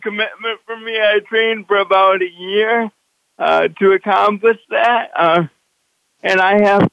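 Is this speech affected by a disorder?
Yes: cerebral palsy; walks with walker.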